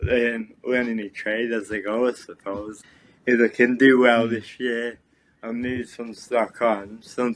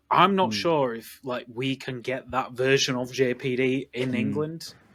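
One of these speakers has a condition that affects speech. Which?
The first: cerebral palsy.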